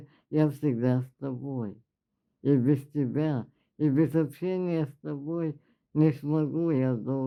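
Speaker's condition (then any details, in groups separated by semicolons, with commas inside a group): Spinal muscular atrophy; progressive motor neuron loss, progressive loss of movement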